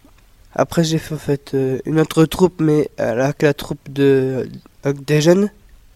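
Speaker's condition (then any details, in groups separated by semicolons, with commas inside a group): Down syndrome; Down syndrome (trisomy)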